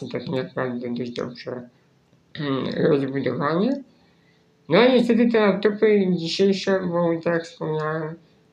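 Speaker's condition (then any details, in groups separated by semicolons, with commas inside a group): Spinal muscular atrophy; right-click via two keys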